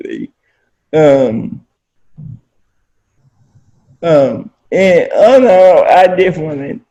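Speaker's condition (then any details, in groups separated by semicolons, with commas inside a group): Spastic quadriplegic cerebral palsy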